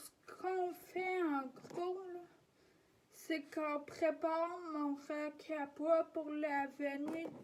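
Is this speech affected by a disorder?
Yes: ataxia; degenerative.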